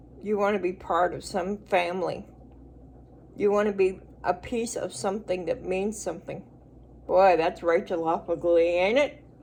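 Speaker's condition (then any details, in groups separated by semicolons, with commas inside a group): Cerebral palsy; speech noticeably atypical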